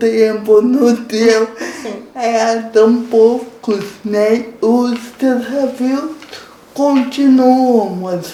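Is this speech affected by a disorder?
Yes: cerebral palsy; impaired diction.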